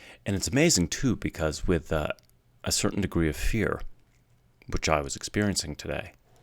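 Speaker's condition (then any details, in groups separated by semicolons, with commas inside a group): No condition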